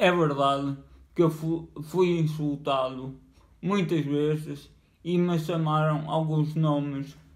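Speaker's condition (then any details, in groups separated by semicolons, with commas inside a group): Cerebral palsy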